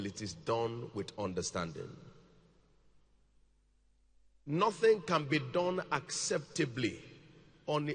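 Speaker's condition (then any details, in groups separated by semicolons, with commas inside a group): No condition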